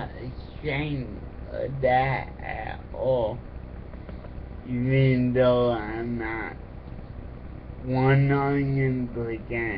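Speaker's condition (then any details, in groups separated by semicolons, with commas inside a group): Cerebral palsy; affects speech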